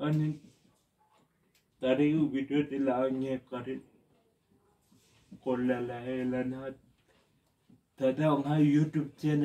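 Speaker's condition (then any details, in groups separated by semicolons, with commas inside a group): Athetoid cerebral palsy; athetoid, cannot control any body part, cannot walk; constant involuntary movement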